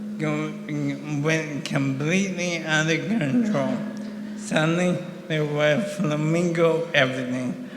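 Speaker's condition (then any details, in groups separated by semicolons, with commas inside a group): ALS; about 1.5 years since diagnosis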